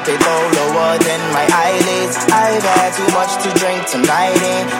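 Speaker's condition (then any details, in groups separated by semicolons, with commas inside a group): No condition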